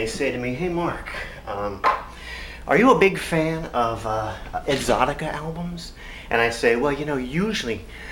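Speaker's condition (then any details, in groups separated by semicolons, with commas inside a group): No condition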